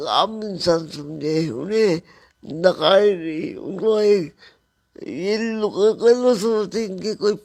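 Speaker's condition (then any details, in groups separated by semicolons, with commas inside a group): Cerebral palsy; from birth, spasticity, muscle tightness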